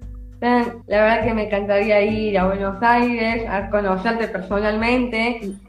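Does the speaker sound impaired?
Yes: Down syndrome; from birth.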